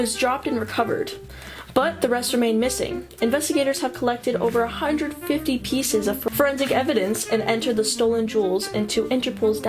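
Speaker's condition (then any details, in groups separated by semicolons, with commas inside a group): No condition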